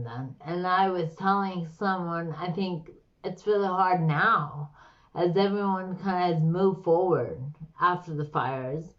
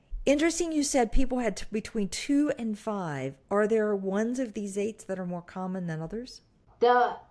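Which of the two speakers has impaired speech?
The first: slurred speech; brain condition, weakness, stroke-like.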